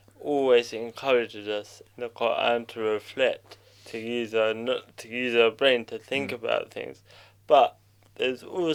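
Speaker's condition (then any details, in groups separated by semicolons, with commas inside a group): Cerebral palsy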